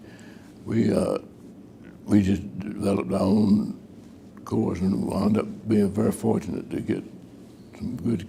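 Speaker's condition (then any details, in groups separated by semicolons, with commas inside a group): Parkinson's disease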